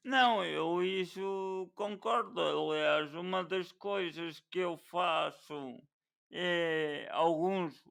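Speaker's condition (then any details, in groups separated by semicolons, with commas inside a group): Cerebral palsy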